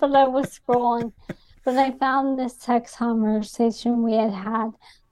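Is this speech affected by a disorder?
Yes: ALS; speech affected by ALS, noticeable on podcasts and shows.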